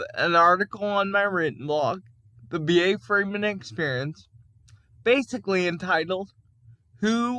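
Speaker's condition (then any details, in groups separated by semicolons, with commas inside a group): Cerebral palsy; can speak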